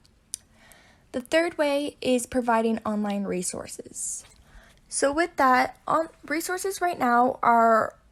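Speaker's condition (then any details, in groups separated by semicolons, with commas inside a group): No condition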